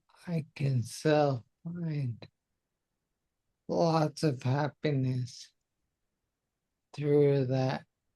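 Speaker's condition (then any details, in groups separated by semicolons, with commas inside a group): Multiple sclerosis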